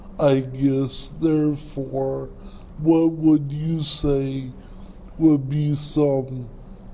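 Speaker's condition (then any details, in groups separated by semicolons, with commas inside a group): Cerebral palsy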